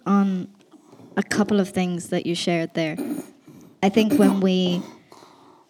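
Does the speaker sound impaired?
No.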